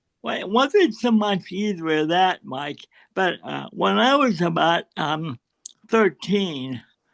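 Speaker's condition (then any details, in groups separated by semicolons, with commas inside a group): Cerebral palsy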